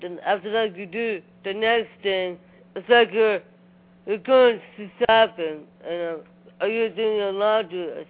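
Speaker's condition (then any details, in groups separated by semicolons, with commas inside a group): Down syndrome; present from birth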